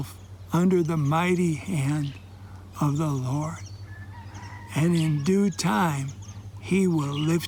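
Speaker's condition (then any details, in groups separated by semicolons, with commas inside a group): ALS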